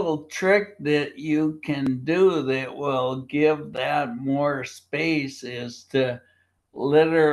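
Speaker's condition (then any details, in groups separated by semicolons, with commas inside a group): Primary lateral sclerosis, bulbar onset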